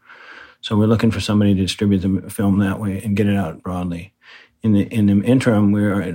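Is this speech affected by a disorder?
Yes: Parkinson's disease; right-side weakness at onset, diagnosed by neurologist, confirmed by second opinion, heavy weightlifting slows progression; about 6 years since diagnosis, low medication first 3 years, more as symptoms worsen.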